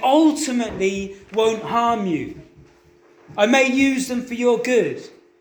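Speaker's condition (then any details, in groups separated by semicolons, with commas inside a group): No condition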